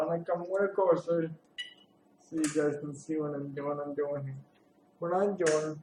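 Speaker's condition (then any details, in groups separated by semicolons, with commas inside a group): Cerebral palsy; has had surgery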